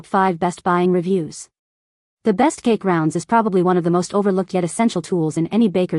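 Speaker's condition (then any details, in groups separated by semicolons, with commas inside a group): No condition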